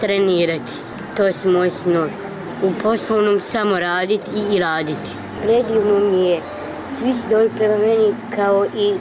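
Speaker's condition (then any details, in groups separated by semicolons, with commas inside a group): Down syndrome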